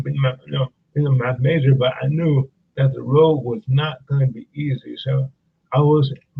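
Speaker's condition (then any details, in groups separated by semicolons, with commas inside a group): Cerebral palsy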